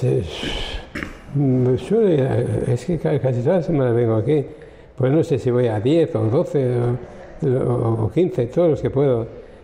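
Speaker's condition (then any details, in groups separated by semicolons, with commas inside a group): Parkinson's disease; onset around turn of century at about age 63, about 19 years since onset, same medications for 19 years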